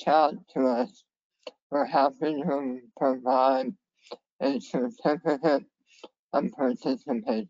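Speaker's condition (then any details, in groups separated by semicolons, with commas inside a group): Head and neck cancer; left vagus nerve severed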